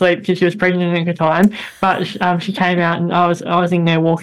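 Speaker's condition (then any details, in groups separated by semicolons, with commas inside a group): Bilateral cleft lip and palate; braces in teens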